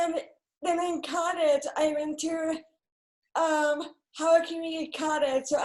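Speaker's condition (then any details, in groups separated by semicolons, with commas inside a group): Cerebral palsy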